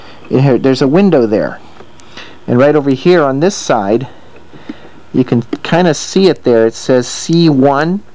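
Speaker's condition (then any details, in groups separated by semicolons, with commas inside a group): No condition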